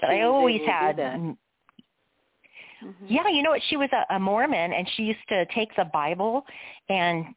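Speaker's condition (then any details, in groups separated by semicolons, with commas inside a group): No condition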